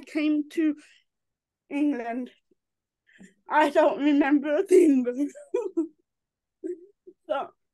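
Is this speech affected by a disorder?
Yes: cerebral palsy.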